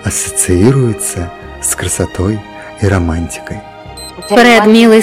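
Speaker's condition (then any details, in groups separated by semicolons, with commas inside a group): No condition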